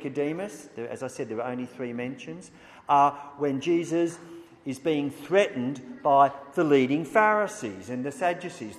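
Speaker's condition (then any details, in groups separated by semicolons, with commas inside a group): No condition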